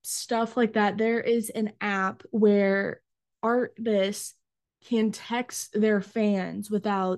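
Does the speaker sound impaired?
Yes: stuttering; fear of speaking in front of groups, school accommodations for presenting projects, found national stuttering association; stumbles on own name, now stutters freely without guarding speech; here prolonged sounds.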